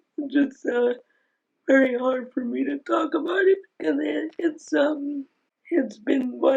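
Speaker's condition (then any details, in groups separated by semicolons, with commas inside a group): Aicardi-goutieres syndrome; able to speak, unusual for condition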